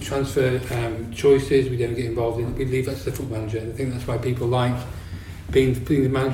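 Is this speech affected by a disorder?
Yes: Parkinson's disease; degenerative neurological condition, brain lacks dopamine, symptoms about three years before diagnosis, no cure; quieter, mumbles a lot, new since onset.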